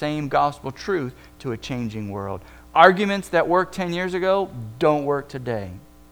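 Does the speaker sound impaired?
No.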